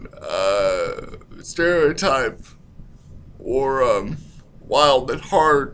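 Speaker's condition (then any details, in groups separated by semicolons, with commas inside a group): Cerebral palsy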